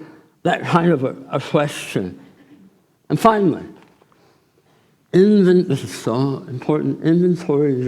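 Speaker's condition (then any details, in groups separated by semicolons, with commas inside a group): Tongue cancer surgery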